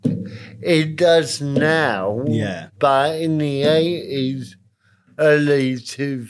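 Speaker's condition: Cerebral palsy, moderate; spastic

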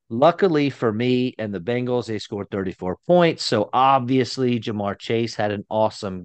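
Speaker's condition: No condition

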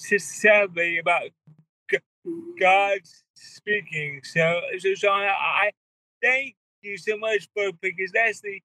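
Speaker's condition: Cerebral palsy; wheelchair user

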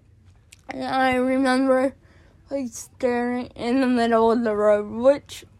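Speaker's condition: Cerebral palsy; born addicted

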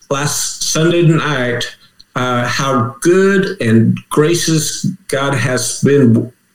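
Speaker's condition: Aphasia; left-brain stroke during AFib ablation, brief right-sided weakness, church speech coach from first week; aphasia group of about 15, speech therapy, aphasia center, talks better than some, preaching again; reading, writing on waking, reading returned first, speaking slower, long couldn't say therapy

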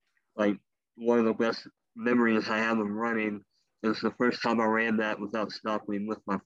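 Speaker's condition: Cleft lip and palate; congenital, former wheelchair user

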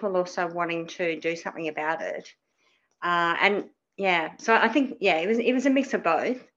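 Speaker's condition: Cleft palate; spoke differently as child

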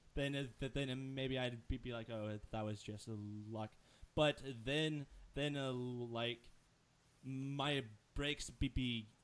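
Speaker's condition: Stutter; frequent word and phrase repetitions, part-word repetitions, repeated uh fillers, listeners mistake speech for drunkenness; repeated sounds, repeated words

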